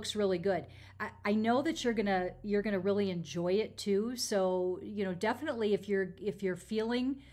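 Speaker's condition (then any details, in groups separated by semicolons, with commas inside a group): No condition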